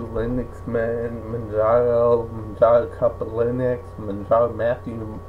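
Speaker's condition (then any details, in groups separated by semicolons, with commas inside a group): Cerebral palsy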